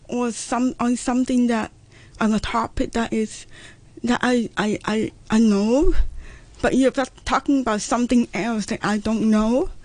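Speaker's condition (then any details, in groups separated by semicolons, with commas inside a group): Profound deafness, congenital profound hearing loss; profound hearing loss from premature birth at eight months, not genetic, diagnosed near age one; hearing aids worn lifelong, hears about 60 percent, lip-reads, uses sign language; speech therapy from age one, weekly speech training, daily training by mother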